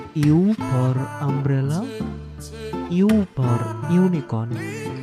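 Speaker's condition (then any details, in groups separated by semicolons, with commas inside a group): No condition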